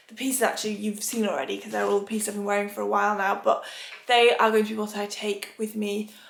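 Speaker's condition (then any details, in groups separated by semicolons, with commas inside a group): No condition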